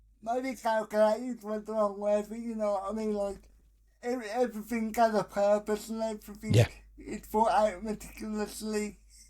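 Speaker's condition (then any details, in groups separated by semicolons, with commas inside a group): Cerebral palsy; speech affected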